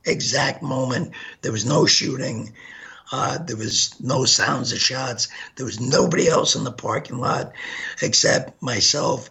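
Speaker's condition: Gunshot injury to voice box; shot 15 times

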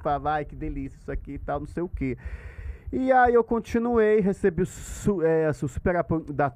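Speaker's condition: Stuttering; stutter since school years, stand-up comedian performing despite stutter; stutters on stage, has accepted it, works around it on some jokes; losing punchline and timing; repeated sounds

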